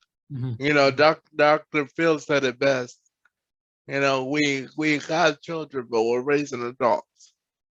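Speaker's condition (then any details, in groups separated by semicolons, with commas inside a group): Cerebral palsy; present from birth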